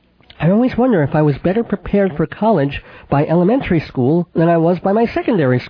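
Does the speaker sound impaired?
Yes: cleft palate with lisp, cleft lip and palate, mild; braces 10 years.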